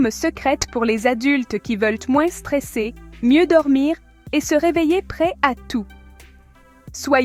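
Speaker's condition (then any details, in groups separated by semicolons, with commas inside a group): No condition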